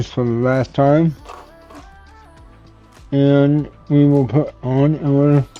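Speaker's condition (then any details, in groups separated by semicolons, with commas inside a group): Cerebral palsy; tends to mess up words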